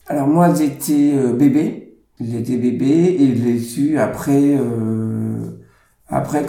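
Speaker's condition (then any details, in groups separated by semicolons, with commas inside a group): Down syndrome; present from birth, three copies of chromosome 21, slower than others at work and in daily life; about 42 years since birth, slower reflexes, some former physical activities no longer done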